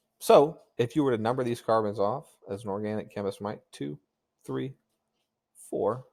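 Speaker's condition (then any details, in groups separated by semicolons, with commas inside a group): No condition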